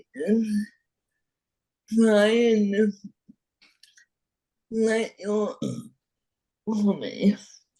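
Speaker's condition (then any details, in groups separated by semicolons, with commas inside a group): Friedreich's ataxia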